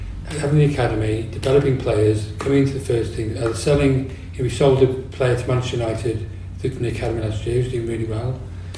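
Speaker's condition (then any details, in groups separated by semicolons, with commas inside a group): Parkinson's disease; degenerative neurological condition, brain lacks dopamine, symptoms about three years before diagnosis, no cure; years since diagnosis, on medication, walking affected, medication helps standing, symptoms worse when inactive; quieter, mumbles a lot, new since onset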